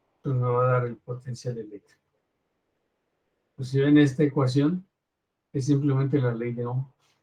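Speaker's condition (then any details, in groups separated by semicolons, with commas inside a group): No condition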